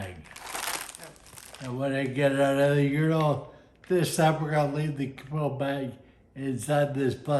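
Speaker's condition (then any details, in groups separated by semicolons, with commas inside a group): Friedreich's ataxia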